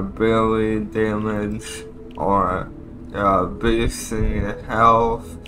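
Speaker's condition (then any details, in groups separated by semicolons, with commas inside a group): Cerebral palsy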